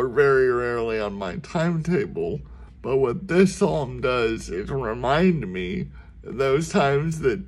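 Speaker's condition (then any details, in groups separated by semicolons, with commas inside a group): Cerebral palsy; speaks slower at times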